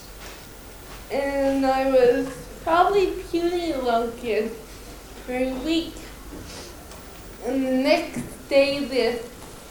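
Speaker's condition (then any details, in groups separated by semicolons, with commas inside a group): Cerebral palsy, mild; slightly slurred, harder to understand when excited and faster, easy to understand, took much work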